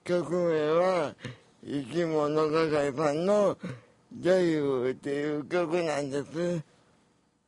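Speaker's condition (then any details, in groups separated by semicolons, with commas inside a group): Cerebral palsy; congenital physical disability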